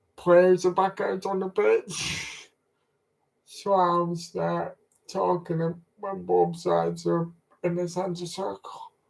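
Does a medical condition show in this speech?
Yes: cerebral palsy.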